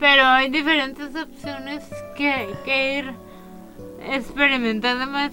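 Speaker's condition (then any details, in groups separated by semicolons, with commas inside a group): Cerebral palsy; special programs in Leticia alternating with school in childhood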